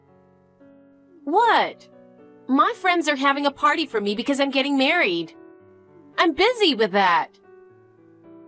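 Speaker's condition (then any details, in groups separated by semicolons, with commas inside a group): No condition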